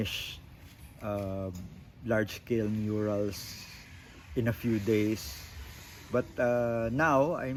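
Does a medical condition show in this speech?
No.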